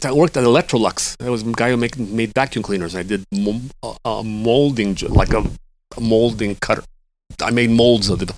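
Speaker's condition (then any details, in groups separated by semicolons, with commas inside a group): Stuttering; stutter since childhood, through school and early working years; largely stopped after Dale Carnegie public speaking course, still occasional stutter, fear of speaking gone; worse when stressed or tired, phone calls very hard, once could barely talk to anyone; repeated sounds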